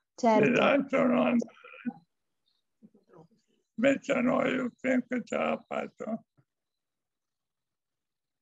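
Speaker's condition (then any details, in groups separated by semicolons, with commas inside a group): Amyotrophic lateral sclerosis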